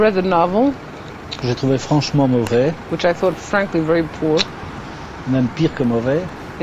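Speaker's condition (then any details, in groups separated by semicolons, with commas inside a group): No condition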